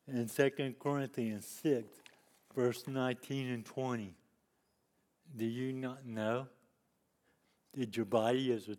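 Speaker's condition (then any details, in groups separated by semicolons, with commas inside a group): Cerebral palsy; lifelong disability since youth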